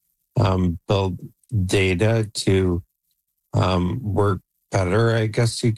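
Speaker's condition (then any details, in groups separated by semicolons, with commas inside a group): ALS; Neuralink N1 brain implant in Toronto Western Hospital trial, computer control by thought, voice banked through 11 Labs; N1 implant received in May, about 3 months ago; voice audibly deteriorating, expected to lose ability to talk soon, plans AI-cloned voice via Neuralink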